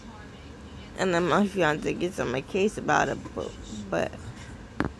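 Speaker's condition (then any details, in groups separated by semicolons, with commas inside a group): Cerebral palsy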